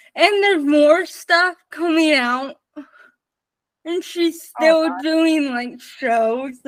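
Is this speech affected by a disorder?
Yes: spastic cerebral palsy, mixed.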